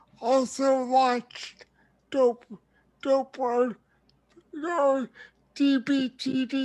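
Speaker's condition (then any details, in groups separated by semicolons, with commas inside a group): Cerebral palsy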